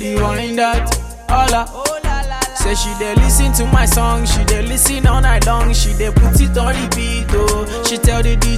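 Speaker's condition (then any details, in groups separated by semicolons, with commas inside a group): No condition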